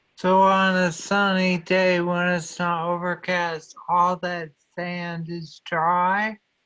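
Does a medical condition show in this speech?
Yes: multiple sclerosis; primary progressive; early relapses, low-dose chemotherapy-type treatment.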